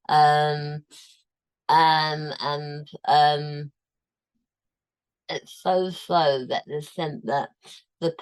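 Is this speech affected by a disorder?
Yes: tongue cancer, tongue removed.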